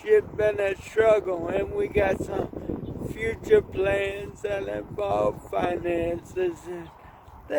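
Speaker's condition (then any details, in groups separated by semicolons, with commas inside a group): Cerebral palsy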